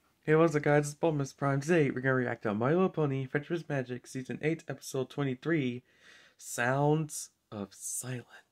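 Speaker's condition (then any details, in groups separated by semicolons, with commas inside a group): No condition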